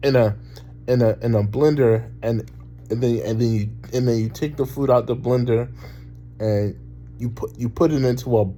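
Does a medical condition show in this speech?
Yes: cerebral palsy; talks very well.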